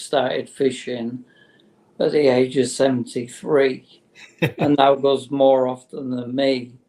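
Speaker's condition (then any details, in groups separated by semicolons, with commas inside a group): Motor neurone disease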